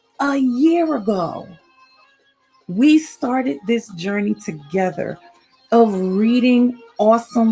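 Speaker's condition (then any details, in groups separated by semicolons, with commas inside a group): No condition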